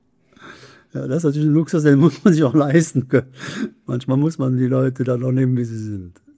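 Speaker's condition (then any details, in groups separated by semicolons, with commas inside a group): Parkinson's disease; DBS largely replacing medication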